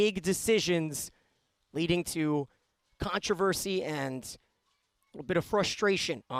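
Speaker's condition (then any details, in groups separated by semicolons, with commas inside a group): No condition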